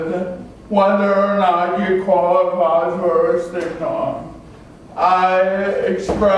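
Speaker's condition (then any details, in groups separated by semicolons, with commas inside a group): Cerebral palsy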